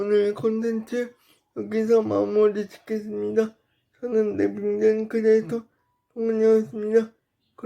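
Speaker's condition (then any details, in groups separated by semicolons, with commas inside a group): Brain lesion disability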